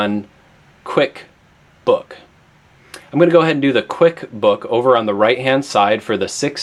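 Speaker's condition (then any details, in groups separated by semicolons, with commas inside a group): No condition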